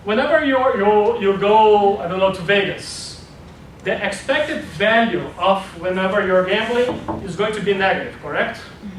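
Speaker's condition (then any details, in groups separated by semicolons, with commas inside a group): No condition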